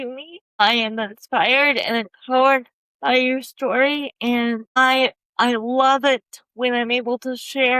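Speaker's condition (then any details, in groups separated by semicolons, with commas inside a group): Cerebral palsy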